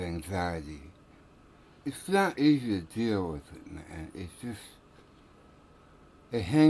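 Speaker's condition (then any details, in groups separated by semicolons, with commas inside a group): Tongue cancer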